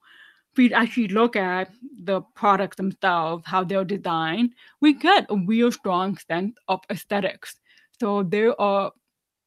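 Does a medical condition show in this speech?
Yes: deafness, severe; about 99% hearing loss, hearing aids worn whole life, cochlear implant candidate; uses hearing aids, relies heavily on lip reading, does not sign, not fluent in ASL.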